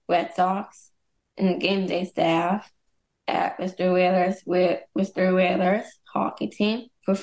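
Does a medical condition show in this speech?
Yes: Down syndrome.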